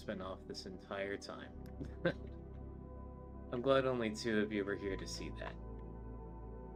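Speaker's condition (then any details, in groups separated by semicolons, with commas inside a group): No condition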